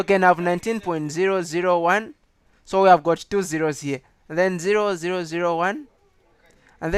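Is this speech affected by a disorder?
No.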